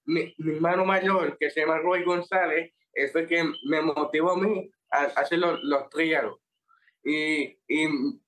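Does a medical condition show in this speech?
Yes: Down syndrome; adult man aged 26 to 27.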